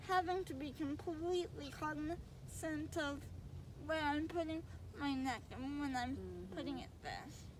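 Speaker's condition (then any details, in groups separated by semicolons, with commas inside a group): Cerebral palsy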